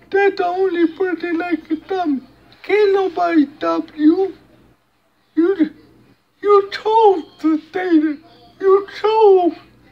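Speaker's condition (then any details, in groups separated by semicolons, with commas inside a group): Cerebral palsy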